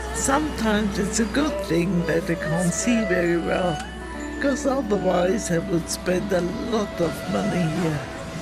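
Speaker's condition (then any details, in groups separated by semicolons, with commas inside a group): Multiple sclerosis; voice much deeper and slower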